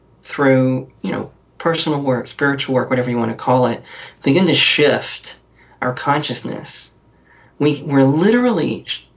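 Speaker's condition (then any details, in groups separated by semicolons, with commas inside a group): Cleft lip and palate; talks differently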